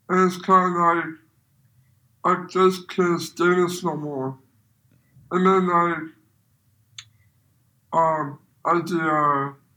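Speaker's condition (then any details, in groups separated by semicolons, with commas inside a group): Down syndrome; balance difficulty affecting cycling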